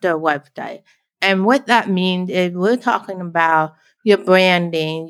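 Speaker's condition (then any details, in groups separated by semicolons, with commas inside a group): Deafblind, born deaf; can speak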